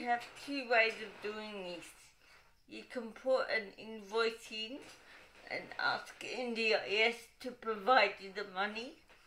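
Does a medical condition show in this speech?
Yes: cerebral palsy, dystonic.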